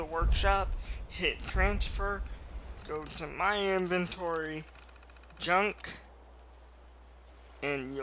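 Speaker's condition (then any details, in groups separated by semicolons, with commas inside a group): Cerebral palsy, mild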